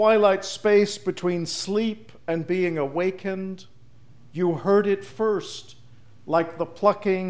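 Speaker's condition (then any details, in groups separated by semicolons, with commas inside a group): No condition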